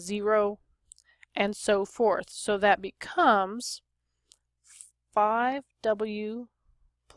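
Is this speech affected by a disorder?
No.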